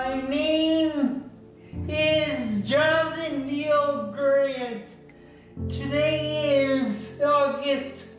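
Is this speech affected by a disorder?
Yes: traumatic brain injury; severe, car accident, initial coma, whole left side affected; about two years post injury, hyperbaric oxygen, physical therapy; speech and expression improving.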